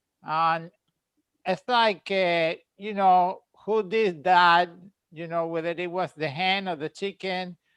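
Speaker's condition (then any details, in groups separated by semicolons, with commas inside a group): No condition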